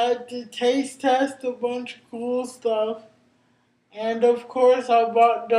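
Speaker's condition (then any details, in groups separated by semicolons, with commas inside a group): Cerebral palsy; brain injury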